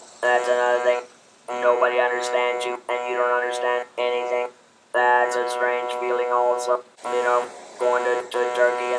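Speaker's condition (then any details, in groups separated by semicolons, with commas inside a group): Laryngectomy, electrolarynx; speaks with electrolarynx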